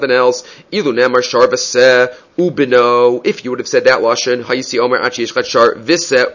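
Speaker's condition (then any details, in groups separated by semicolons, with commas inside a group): No condition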